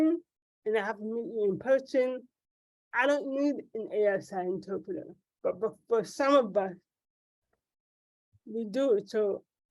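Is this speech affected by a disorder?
Yes: cerebral palsy.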